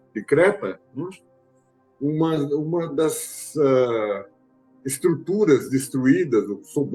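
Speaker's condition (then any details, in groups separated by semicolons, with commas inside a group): No condition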